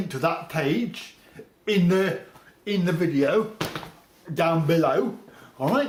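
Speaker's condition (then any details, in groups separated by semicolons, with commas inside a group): Cerebral palsy; back surgery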